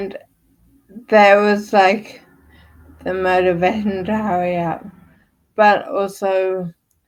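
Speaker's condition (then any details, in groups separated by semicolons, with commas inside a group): Friedreich's ataxia; wheelchair user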